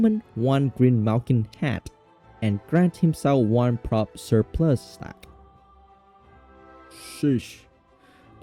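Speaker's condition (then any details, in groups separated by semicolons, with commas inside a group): No condition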